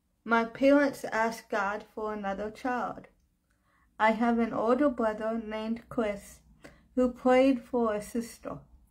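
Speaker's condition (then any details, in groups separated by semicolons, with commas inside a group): Cerebral palsy; quadriplegic, all four limbs, brain hemorrhage as premature newborn; diagnosed about 30 years ago, affects mobility and muscle tone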